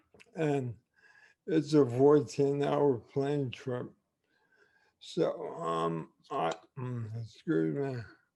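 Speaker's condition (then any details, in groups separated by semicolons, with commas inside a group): ALS; limb onset, ulnar nerve and cervical spine surgery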